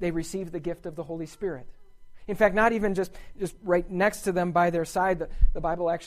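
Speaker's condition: No condition

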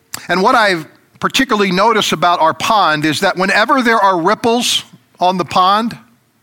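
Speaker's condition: No condition

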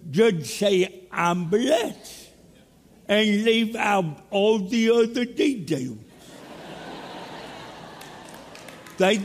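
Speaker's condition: Cerebral palsy; speech impediment

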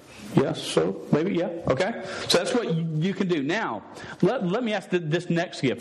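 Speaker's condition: Stuttering; long-standing stutter, present over 24 years, once fought calling to teach because unable to talk; says words would come out all wrong and different if he tried witnessing speech; repeated sounds, repeated words

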